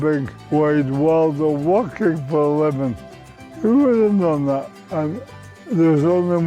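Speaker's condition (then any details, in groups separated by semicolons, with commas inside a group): Motor neuron disease; terminal, muscle wasting throughout whole body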